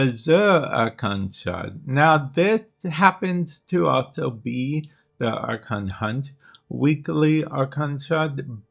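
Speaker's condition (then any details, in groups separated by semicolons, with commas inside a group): Cerebral palsy; affects speech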